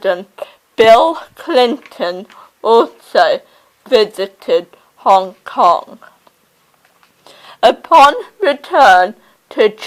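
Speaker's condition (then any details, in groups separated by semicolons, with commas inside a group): Cerebral palsy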